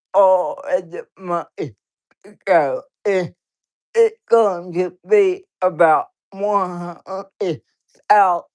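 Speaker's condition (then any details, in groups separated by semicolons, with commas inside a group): Cerebral palsy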